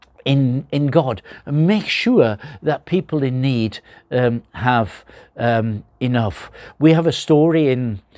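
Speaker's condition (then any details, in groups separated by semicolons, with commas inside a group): No condition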